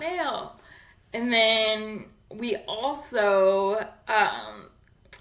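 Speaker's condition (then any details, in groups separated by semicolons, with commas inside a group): Cerebral palsy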